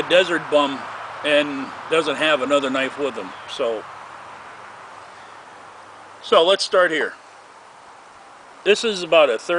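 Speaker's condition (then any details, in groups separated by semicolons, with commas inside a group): No condition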